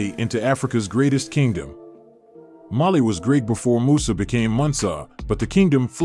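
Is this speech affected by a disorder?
No.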